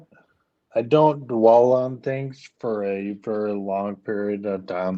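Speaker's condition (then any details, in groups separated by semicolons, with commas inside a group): ALS; leg onset, later arm weakness; speech issues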